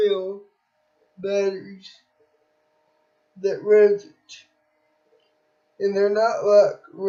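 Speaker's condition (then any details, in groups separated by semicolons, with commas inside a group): Cerebral palsy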